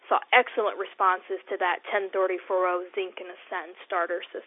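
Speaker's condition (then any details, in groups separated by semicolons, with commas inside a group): No condition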